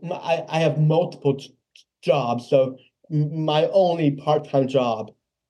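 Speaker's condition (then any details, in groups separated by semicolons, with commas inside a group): Down syndrome; congenital, lifelong; age 26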